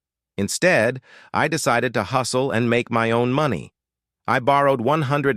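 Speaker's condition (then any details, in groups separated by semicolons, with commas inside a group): No condition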